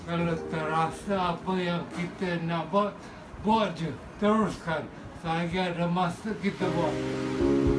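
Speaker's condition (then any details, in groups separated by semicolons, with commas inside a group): Brain tumour; undergoing treatment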